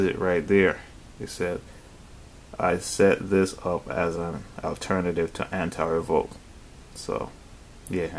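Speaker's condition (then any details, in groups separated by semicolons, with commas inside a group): No condition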